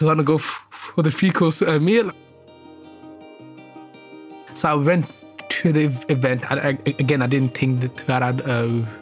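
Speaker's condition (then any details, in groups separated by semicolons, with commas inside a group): Stammer; onset age 4-5, lifelong, self-referred free NHS speech therapy at 19, focused on acceptance; adult, still stammers, stammered less while acting during recording; worse when tired, own name hard to say, less with dramatic speech, hand movements; repeated sounds, prolonged sounds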